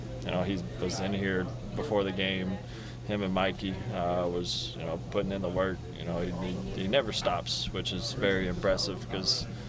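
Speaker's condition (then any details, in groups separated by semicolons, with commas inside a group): No condition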